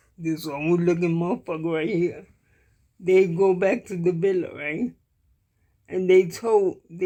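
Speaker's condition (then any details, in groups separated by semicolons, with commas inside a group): Cerebral palsy; cannot walk, uses wheelchair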